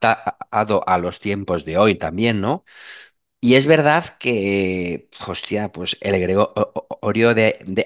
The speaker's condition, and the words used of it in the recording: Stuttering. A lo mejor si tartamudeo más de lo normal, yo me río, me paro, joder, pues vaya día que llevo hoy, ¿no?